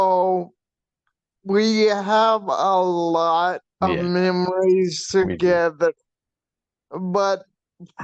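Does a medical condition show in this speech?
Yes: brain shunt failure.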